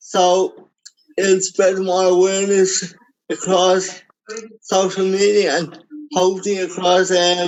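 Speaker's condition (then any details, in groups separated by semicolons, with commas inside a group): Cerebral palsy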